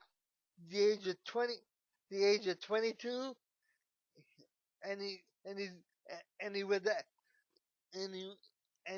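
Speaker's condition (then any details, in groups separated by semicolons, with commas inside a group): Cerebral palsy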